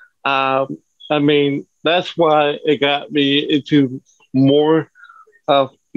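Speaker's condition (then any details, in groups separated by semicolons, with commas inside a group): Cerebral palsy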